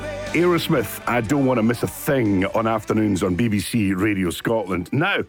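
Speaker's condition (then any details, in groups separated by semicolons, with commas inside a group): No condition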